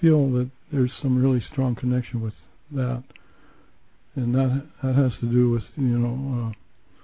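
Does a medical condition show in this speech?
Yes: Parkinson's; onset 2003 as minor arm tremor, age 69, progressed to barely moving before medication; low dose Mirapex, yoga, Bowen therapy, John Coleman's alternative approach, limited food intake.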